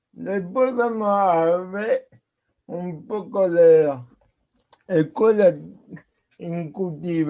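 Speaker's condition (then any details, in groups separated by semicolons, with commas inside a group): Cerebral palsy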